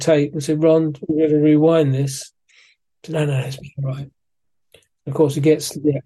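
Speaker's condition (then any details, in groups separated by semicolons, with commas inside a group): Parkinson's disease; diagnosed by neurologist in Malaysia around age 60, suspected for a while; physiotherapy, exercise training with physiotherapist after moving back to UK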